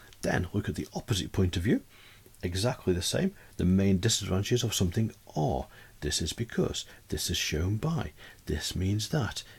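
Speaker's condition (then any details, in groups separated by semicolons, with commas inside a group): No condition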